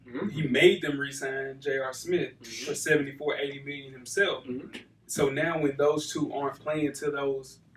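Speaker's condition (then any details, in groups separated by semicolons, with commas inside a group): No condition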